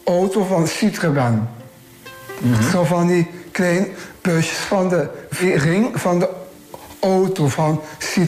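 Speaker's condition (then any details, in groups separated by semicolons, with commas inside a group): Down syndrome; trisomy 21, chromosomal abnormality, three copies of chromosome 21 instead of two; speaks well, can read and write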